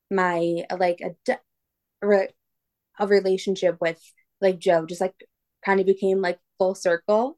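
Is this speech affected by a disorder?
Yes: stutter; stutter since childhood, brother also stutters, speech therapy from early age throughout k-12 schooling; no adult speech therapy, wears Etsy lanyard badge saying please wait, i have a stutter; frequent filler word like; here repeated sounds, prolonged sounds.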